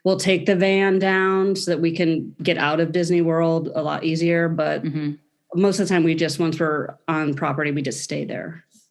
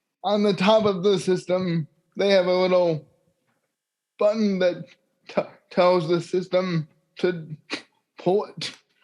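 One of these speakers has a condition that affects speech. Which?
The second: cerebral palsy.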